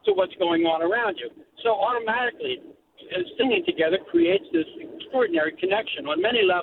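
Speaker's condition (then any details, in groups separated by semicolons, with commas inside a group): No condition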